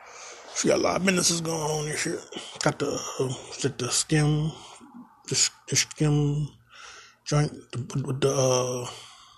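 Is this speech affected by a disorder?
Yes: stutter; speech impediment; stumbles over words mid-sentence, repeats words, still gets words out; here repeated sounds, prolonged sounds.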